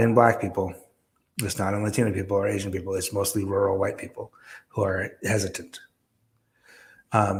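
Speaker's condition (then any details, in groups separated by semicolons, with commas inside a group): No condition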